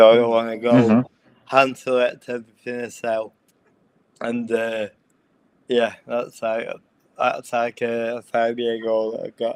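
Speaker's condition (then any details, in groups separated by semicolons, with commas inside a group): Cerebral palsy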